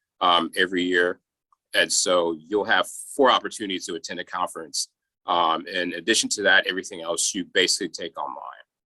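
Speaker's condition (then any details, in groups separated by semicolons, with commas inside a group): No condition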